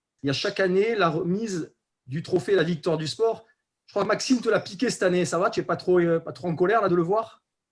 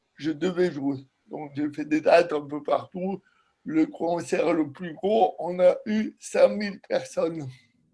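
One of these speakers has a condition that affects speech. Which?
The second: cerebral palsy; from birth, lack of oxygen.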